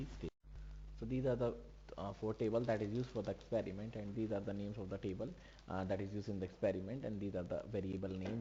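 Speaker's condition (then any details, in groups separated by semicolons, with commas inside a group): No condition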